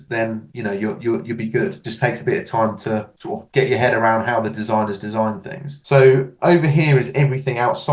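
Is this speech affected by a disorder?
No.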